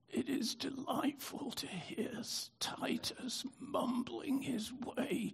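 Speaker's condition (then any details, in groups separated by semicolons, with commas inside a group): Spasmodic dystonia; prior stroke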